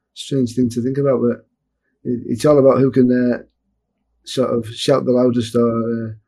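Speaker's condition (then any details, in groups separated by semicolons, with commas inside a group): Parkinson's; freezing of gait, stumbling and falls, posture affected, mild onset symptoms, two years of tests, slow progression; sees neurophysiotherapist, park run group, walking football, one-legged squats for leg strength; has attended speech therapy classes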